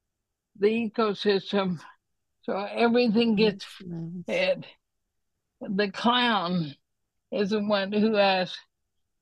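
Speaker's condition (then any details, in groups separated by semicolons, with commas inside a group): ALS; runs out of breath at times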